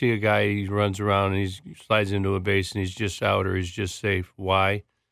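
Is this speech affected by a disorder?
Yes: Parkinson's disease; left hand clutching about eight years before diagnosis, diagnosed within 2 days via friend Peter Secchia, Grand Rapids; 4 years since diagnosis, tremor and hand clutching with anxiety, big and loud therapy via movement specialist; speech tough, speech therapy with ahs before going on air, big and loud voice training.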